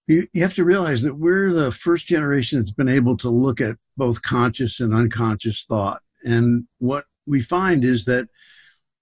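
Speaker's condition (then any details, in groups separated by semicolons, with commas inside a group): No condition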